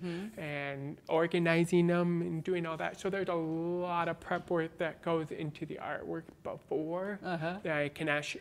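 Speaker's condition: Born deaf, cochlear implant, congenital

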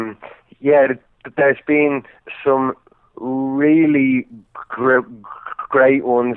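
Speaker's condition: Stuttering; sets own small targets and goals to challenge stutter; repeated sounds, prolonged sounds, blocks

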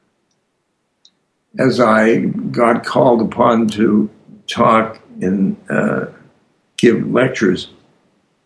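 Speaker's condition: Aphasia after stroke; long silences

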